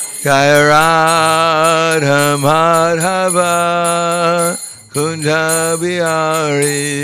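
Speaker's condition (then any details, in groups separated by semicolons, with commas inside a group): No condition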